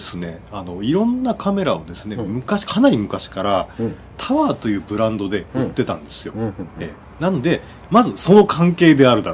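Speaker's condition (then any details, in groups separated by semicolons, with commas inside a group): No condition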